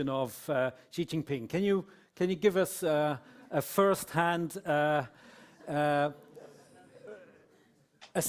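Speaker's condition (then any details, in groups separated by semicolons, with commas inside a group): No condition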